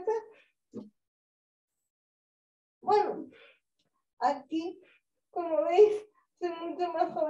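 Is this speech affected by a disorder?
Yes: cerebral palsy.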